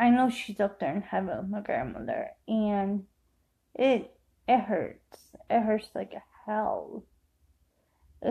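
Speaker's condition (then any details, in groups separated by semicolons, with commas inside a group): Cerebral palsy; affects walking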